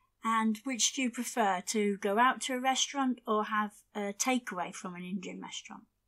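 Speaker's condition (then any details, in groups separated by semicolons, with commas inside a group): No condition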